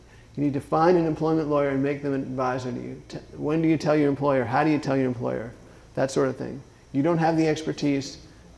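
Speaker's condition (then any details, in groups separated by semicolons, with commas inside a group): Parkinson's disease; left foot dystonia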